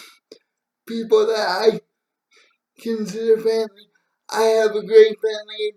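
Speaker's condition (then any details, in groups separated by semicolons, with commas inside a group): Cerebral palsy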